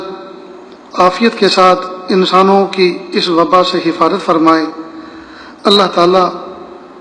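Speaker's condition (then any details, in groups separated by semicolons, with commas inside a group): No condition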